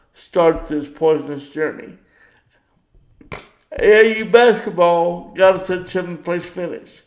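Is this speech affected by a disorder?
Yes: cerebral palsy; power wheelchair.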